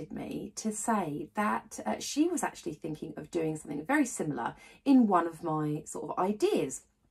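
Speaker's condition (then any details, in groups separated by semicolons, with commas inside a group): No condition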